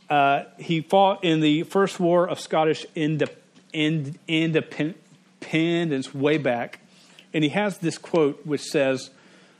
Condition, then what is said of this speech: Stuttering. I stutter and I can't like turn it on or off.